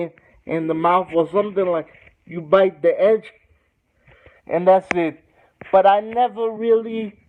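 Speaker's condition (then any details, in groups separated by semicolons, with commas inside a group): Cerebral palsy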